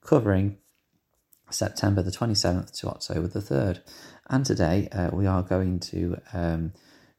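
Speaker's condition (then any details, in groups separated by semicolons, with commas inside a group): No condition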